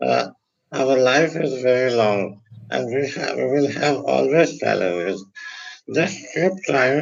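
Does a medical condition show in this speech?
Yes: tongue and neck cancer; unclear voice, difficulty speaking.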